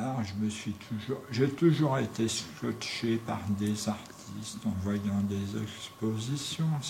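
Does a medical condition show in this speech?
Yes: tongue cancer; tracheostomy after surgery.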